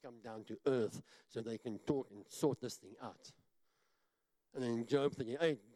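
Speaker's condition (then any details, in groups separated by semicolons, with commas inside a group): Cleft palate; talks funny, self-described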